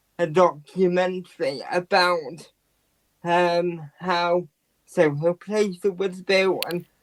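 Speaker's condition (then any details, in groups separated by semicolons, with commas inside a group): Quadriplegic cerebral palsy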